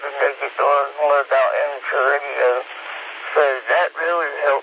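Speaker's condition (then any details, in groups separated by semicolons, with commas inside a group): Speech impediment; several disabilities, long hard battle; some phonetic words hard to get off tongue, whiskey zulu hard, hotel alpha november easier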